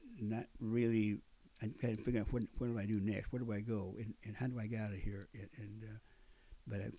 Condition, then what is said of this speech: Stuttering. But then I was really, I stuttered just 100% almost.